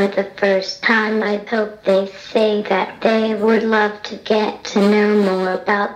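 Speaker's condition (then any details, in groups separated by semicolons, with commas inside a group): Spinal muscular atrophy type 1, speech-generating device; type 1, most severe, genetic, affects spinal motor nerves; diagnosed at six months; types via assistive technology, responses take over ten minutes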